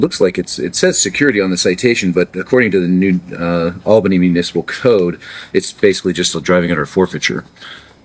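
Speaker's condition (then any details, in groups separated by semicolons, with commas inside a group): No condition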